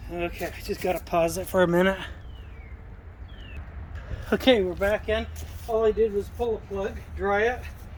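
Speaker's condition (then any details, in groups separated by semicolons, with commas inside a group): No condition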